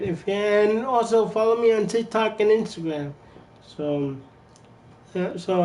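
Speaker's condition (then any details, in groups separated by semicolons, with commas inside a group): Cerebral palsy; from birth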